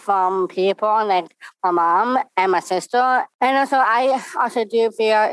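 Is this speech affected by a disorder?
Yes: Down syndrome; congenital.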